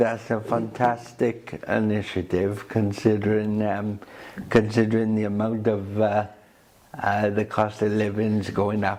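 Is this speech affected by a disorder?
Yes: cerebral palsy.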